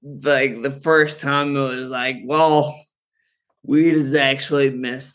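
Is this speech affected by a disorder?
Yes: Friedreich's ataxia; genetic neuromuscular condition from birth, normal childhood, slowly worsening, diagnosed sophomore year of college; progressive, cannabis strain with doctor's guidance for neuropathic pain, muscle relaxing, sleep, ataxia worse when tired.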